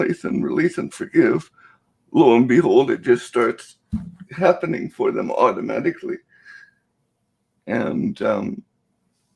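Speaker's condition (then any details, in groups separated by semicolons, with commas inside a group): Cerebral palsy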